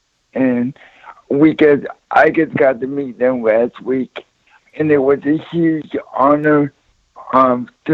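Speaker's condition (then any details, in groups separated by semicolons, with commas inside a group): Cerebral palsy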